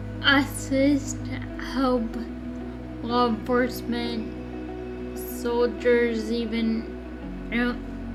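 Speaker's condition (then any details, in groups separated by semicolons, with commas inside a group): Friedreich's ataxia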